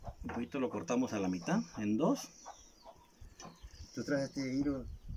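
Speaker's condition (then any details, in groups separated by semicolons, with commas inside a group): No condition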